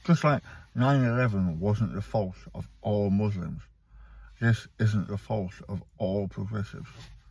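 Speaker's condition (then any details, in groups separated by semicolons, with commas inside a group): Stage 4 tongue cancer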